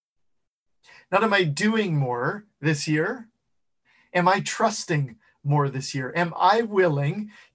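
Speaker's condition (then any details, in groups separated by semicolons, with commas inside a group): No condition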